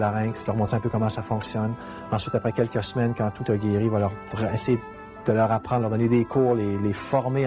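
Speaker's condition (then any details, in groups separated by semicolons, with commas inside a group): No condition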